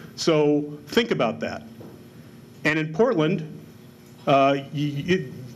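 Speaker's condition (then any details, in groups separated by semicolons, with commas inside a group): No condition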